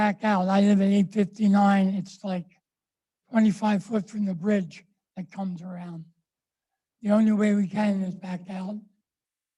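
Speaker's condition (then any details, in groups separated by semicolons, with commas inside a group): ALS; power chair user; recently diagnosed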